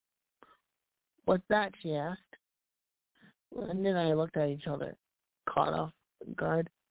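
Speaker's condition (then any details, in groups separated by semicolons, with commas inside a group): Cerebral palsy; past challenges speaking up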